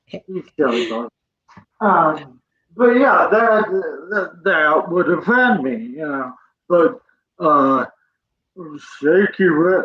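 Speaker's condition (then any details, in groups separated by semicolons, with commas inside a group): Cerebral palsy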